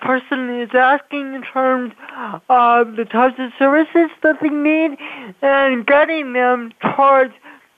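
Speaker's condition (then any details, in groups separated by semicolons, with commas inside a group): Cerebral palsy; speech affected by cerebral palsy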